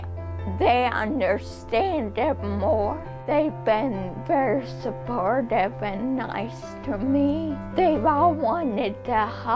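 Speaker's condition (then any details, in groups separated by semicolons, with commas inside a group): Arteriovenous malformation brain injury; non-traumatic, ruptured brain malformation, sudden bleeding; onset age 14, surgery, drug induced coma; had speech therapy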